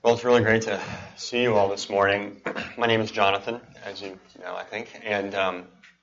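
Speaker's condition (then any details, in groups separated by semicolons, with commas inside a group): Cleft palate and cleft lip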